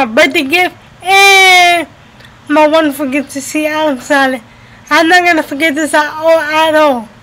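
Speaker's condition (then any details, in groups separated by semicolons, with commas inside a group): Cerebral palsy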